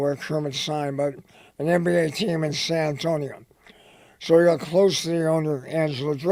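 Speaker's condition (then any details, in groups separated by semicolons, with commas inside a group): Head and neck cancer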